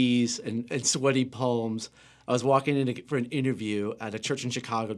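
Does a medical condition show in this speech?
No.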